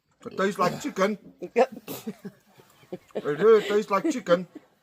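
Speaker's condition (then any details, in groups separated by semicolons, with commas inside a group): No condition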